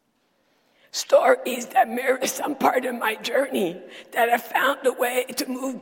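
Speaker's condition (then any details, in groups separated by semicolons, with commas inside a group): Dysphonia; sultry voice, not a sore throat, still preaches with this voice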